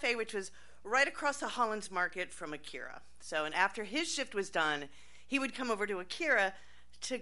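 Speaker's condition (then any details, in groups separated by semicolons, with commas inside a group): No condition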